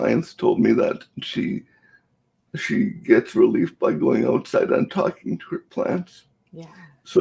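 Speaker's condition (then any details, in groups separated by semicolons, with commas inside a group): Cerebral palsy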